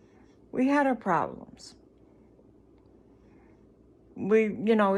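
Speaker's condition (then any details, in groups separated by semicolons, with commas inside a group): Cerebral palsy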